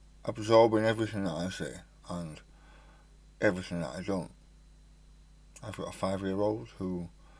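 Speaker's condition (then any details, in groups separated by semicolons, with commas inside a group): Stage 4 tongue cancer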